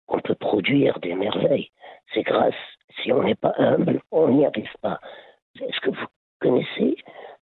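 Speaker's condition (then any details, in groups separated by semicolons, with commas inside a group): Laryngeal cancer; part of lung removed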